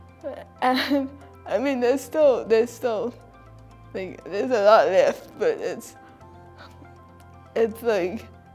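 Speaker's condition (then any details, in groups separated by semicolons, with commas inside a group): Cerebral palsy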